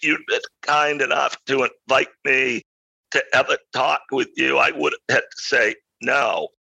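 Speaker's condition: Spasmodic dysphonia; rare neurological voice disorder, adult onset, came on quickly, no known cause or cure; voice choppy and broken, felt like seatbelt tightening around neck, talked less to protect voice

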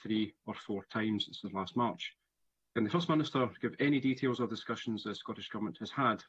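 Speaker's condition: No condition

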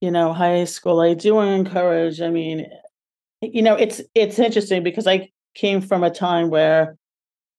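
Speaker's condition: Stuttering; stuttering from age four, father stuttered, older daughter stuttered then stopped, intensive therapy in 20s; adult, learned speaking techniques; very severe when young, severe in early adulthood, frequent vocal cord blocks, hard time communicating; repeated sounds, repeated words

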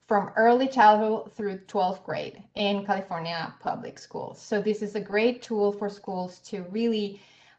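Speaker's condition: No condition

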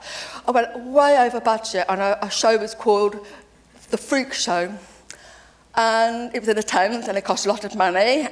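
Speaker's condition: Deafness; deaf since age seven, lip reads, deaf family, sister lip-spoke television in childhood

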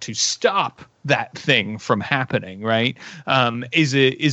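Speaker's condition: No condition

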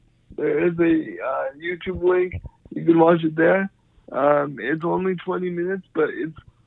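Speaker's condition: Cerebral palsy; power wheelchair

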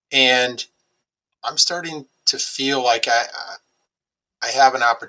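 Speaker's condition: No condition

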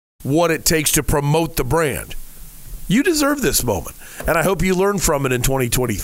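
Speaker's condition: No condition

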